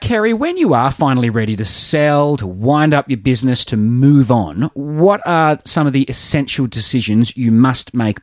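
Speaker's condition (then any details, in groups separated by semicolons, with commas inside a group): No condition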